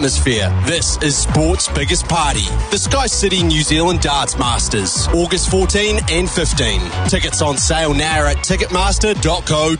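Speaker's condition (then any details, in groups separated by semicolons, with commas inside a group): No condition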